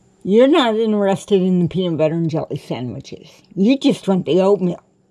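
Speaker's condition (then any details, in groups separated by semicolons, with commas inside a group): Cerebral palsy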